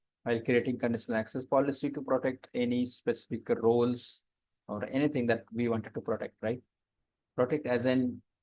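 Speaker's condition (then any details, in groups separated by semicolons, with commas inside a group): No condition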